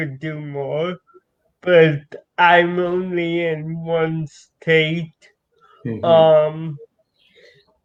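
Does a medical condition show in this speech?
Yes: cerebral palsy.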